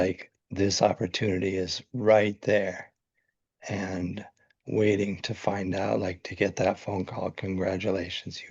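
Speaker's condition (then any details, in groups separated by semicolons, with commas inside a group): ALS; brain-computer interface implant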